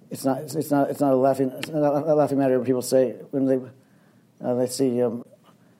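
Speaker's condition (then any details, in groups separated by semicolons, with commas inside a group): Young onset Parkinson's disease; symptoms from 17 with left foot twitching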